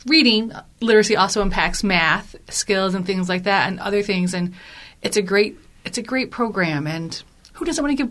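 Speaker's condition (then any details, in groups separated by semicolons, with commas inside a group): No condition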